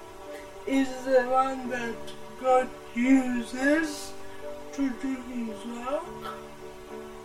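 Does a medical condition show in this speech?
Yes: cerebral palsy; present from birth, much therapy in childhood; adult.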